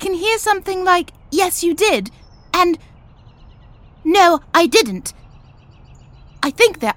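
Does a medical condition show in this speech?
No.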